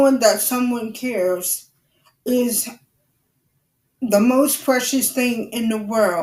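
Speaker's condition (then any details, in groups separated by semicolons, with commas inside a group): Cerebral palsy; wheelchair user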